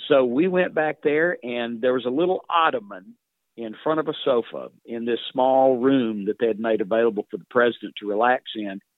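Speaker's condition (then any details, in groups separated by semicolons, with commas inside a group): No condition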